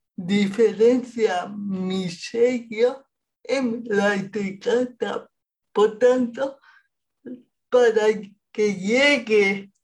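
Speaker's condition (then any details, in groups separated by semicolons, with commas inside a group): Cerebral palsy; present at least 40 years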